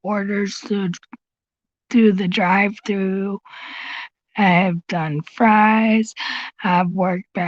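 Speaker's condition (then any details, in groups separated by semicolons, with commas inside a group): Cerebral palsy; since birth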